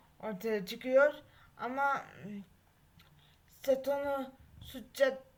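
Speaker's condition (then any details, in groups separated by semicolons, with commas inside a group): Cerebral palsy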